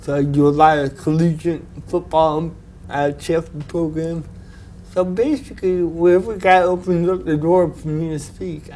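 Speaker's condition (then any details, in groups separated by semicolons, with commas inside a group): Cerebral palsy; from birth, physical effects; diagnosed age two; predicted early to never speak well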